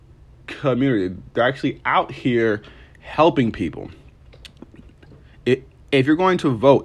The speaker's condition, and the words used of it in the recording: Stuttering. Can hear, I have a stuttering problem.